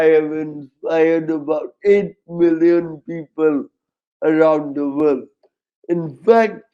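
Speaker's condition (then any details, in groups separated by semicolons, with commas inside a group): Cerebral palsy, severe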